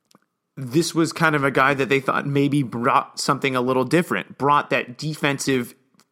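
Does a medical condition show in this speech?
No.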